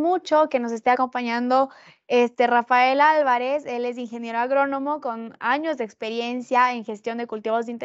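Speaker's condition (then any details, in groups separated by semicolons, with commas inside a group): No condition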